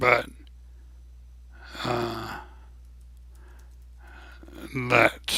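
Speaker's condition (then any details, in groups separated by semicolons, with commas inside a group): ALS; abnormally slow voice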